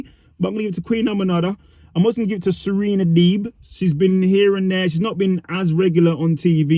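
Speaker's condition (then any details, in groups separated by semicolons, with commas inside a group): No condition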